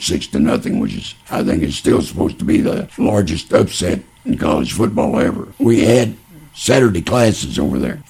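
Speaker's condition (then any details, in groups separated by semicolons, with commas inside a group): Laryngeal cancer; all intake through feeding tube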